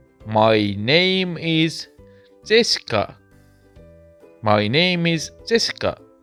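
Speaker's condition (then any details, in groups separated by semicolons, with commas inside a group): No condition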